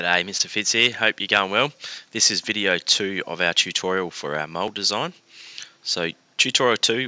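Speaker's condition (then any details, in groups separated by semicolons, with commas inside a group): No condition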